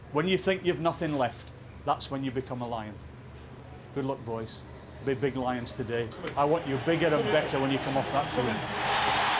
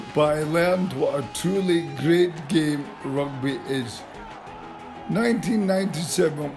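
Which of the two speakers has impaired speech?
The second: motor neurone disease.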